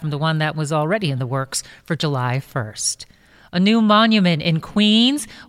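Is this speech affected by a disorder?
No.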